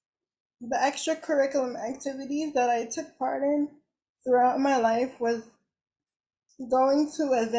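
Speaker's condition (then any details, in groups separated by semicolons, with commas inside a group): Cerebral palsy; uses wheelchair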